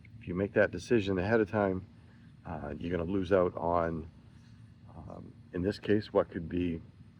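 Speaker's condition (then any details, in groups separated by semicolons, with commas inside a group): No condition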